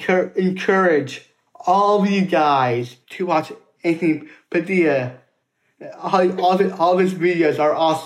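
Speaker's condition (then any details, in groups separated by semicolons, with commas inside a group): Down syndrome; prefers routine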